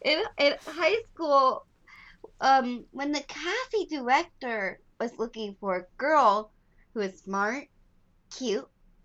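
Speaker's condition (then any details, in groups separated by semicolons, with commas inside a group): Down syndrome; lifelong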